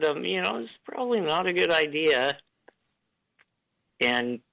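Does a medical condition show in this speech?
Yes: Duchenne muscular dystrophy; diagnosed age 3, power chair since about age 10, trouble maintaining breathing, service dog; uses ventilator to breathe; ventilator may be audible, cadence slightly different, works well for him.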